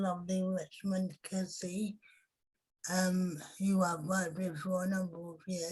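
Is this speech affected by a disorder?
Yes: cerebral palsy.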